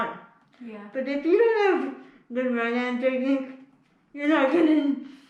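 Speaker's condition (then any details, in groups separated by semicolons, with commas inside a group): Spastic cerebral palsy; uses wheelchair; can speak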